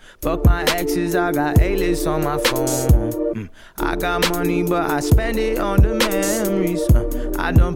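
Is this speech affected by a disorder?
No.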